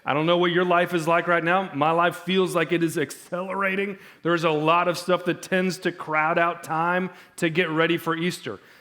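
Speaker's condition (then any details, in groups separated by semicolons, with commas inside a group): No condition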